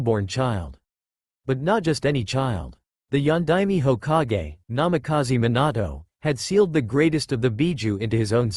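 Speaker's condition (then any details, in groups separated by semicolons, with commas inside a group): No condition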